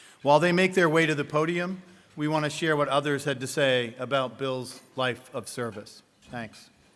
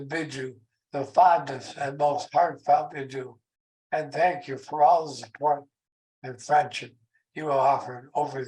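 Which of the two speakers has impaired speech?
The second: ALS; aggressive progression; very weak voice, shortened speech.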